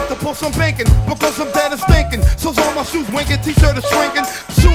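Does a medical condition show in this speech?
No.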